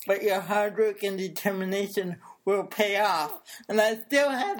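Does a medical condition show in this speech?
Yes: cerebral palsy; since birth, brain damage to motor area of brain, affects speech and body movement; improved with speech therapy.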